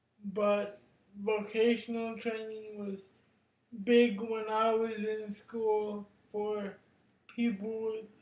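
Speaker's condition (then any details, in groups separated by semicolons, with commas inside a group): Cerebral palsy; brain injury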